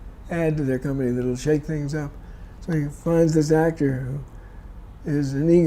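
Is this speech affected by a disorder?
Yes: Parkinson's disease.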